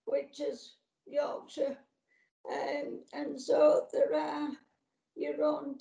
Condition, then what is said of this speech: ALS (motor neuron disease). So it has changed quite a lot.